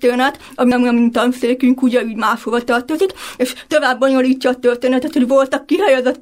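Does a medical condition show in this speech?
Yes: deafblindness (hearing impairment); vision and hearing impairment.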